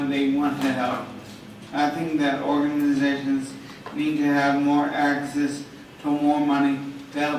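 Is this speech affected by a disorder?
Yes: traumatic brain injury; hit while cycling.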